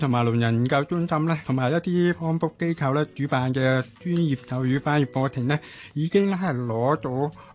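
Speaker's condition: Hearing impairment

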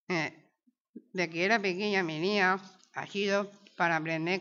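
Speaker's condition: Down syndrome

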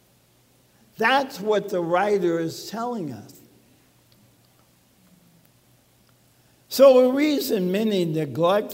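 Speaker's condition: ALS; swallowing

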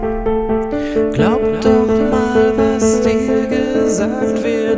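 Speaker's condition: No condition

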